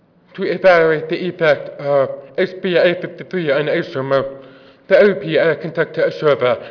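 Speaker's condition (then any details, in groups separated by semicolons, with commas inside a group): Deafness; deaf accent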